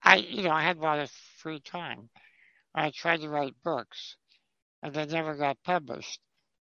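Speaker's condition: Spinal muscular atrophy type 2; congenital, lifelong wheelchair user

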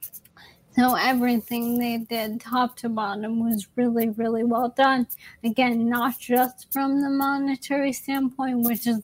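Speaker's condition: ALS; young onset, young woman living with ALS

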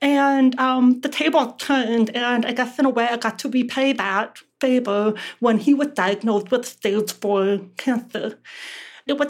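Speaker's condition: Deafness; relies on lip reading

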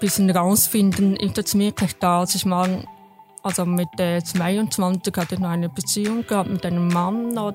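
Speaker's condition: Deafness, congenital; wears hearing aids or cochlear implants with magnetic coil, can hear music, learning sign language

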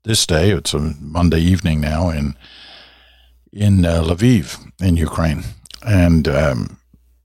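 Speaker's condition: No condition

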